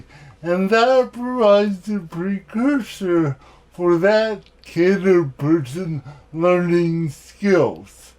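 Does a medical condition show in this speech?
Yes: cerebral palsy.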